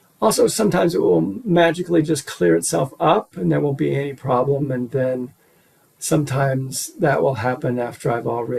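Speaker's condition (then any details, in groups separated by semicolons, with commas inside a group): No condition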